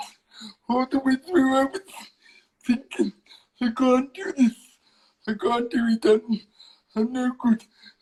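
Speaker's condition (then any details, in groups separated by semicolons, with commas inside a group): Cerebral palsy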